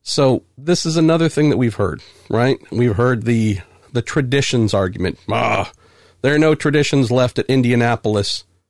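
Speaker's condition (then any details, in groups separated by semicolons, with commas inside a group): No condition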